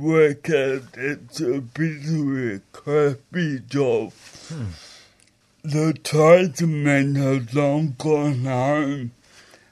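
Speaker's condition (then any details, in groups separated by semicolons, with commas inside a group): Stroke with aphasia; acquired brain injury from stroke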